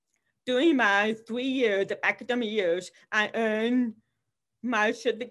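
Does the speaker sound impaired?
Yes: deafness; cannot hear anything, masks covering faces make communication nearly impossible.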